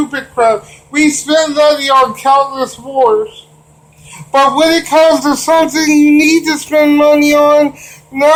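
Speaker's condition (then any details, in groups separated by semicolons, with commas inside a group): Cerebral palsy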